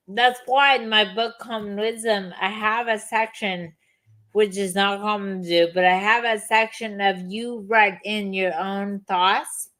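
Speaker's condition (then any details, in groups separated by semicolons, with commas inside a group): Chronic lyme disease; voice and speech unclear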